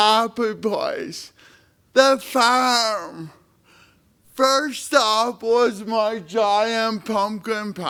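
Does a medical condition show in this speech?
Yes: spastic cerebral palsy.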